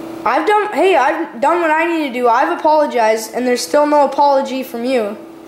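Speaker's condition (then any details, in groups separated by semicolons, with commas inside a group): No condition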